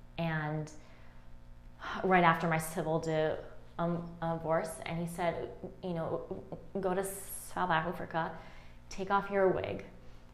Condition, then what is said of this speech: Stuttering. And also a PSA, I'm a person who stutters, so that will most likely come out.